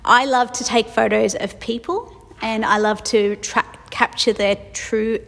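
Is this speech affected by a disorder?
No.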